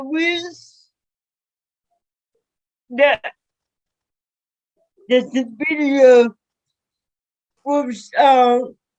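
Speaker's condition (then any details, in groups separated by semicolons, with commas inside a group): Cerebral palsy; speech impairment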